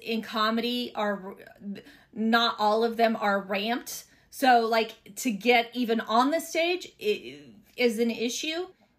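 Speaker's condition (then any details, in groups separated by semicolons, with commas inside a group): Stuttering; stuttering since childhood, impacts less than dyslexia; age 48; prolonged sounds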